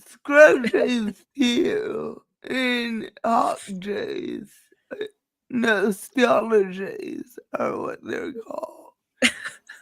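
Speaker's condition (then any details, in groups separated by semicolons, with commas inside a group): Cerebral palsy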